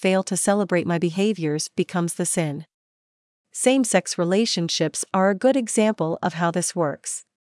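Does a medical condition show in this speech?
No.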